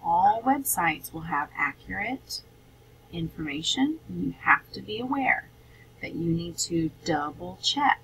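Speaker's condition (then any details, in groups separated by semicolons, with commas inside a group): No condition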